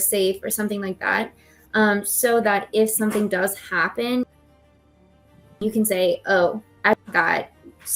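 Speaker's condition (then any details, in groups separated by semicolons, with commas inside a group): No condition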